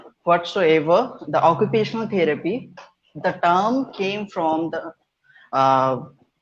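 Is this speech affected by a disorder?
No.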